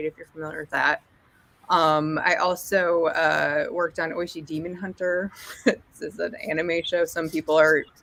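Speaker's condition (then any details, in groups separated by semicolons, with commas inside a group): No condition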